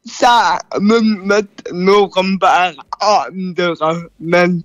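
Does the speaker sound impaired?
Yes: cerebral palsy; neurological condition, brain injury acquired around birth.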